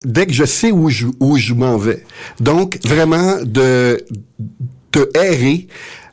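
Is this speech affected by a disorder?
Yes: stuttering; developmental, lifelong, stated genetic basis; often unable to get words out, a wall to cross each time speaking; here repeated sounds, prolonged sounds.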